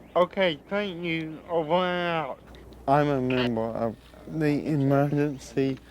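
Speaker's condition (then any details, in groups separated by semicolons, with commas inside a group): Cerebral palsy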